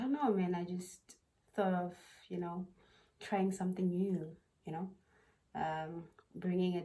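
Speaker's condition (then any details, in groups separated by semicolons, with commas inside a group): No condition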